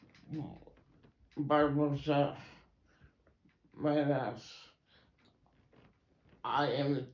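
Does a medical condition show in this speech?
Yes: muscular Parkinson.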